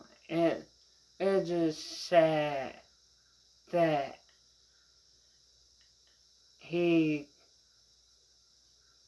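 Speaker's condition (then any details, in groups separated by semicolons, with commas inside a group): Mild cerebral palsy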